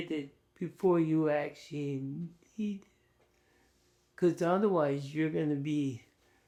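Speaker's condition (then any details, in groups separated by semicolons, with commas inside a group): ALS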